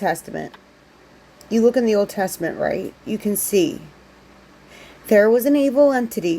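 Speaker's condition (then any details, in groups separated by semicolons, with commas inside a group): No condition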